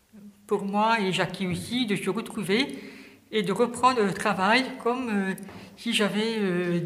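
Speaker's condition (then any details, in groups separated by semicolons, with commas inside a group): Hearing impairment from birth, congenital; no speech until age ten, lacked hearing equipment early, specialised school; weekly therapy with Jackie nearly four years, resumed after years without, monthly practice with Edith, audioprothésiste; able to sing and hear liturgy, speech regained through two years' therapy with Jackie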